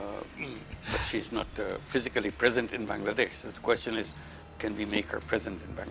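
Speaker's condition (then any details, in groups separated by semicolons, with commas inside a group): No condition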